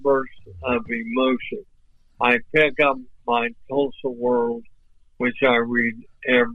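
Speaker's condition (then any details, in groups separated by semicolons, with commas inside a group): ALS; voice off but clear and understandable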